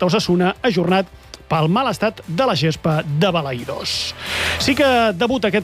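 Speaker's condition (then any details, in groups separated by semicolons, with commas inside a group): No condition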